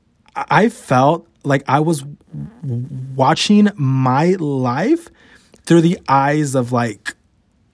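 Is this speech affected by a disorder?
Yes: stutter; adult stutter, noticed at work and by ex-fiance; here prolonged sounds, blocks.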